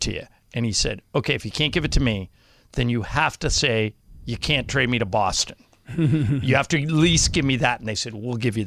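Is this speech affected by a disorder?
No.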